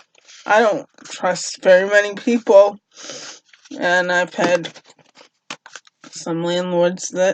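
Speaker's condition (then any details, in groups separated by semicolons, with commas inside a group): Cerebral palsy; uses walker, no wheelchair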